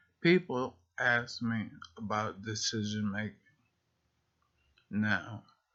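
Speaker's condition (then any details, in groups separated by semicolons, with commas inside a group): Multiple sclerosis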